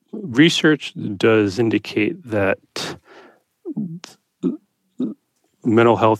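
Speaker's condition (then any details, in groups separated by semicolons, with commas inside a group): Stuttering; neurological stuttering since childhood; adult; repetitions, long painful blocks on first part of words, trouble breathing during blocks; prolonged sounds, blocks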